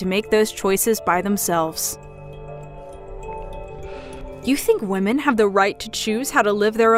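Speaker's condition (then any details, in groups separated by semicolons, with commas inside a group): No condition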